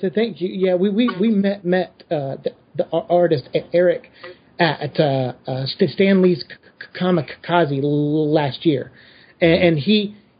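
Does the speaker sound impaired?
Yes: stutter; apologized for so listeners not think of audio issues; here repeated sounds, repeated words, blocks.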